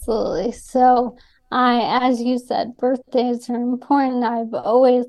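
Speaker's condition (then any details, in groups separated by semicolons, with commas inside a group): ALS; diagnosed by elimination over multiple years by Dr. Neil Snyder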